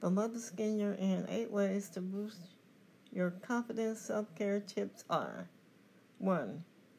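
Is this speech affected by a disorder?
Yes: cerebral palsy; confined to wheelchair.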